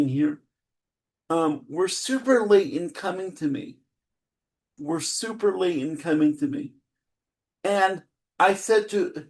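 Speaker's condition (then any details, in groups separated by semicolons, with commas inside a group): Cerebral palsy; spastic type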